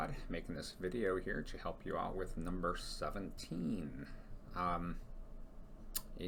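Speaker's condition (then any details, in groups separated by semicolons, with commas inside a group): No condition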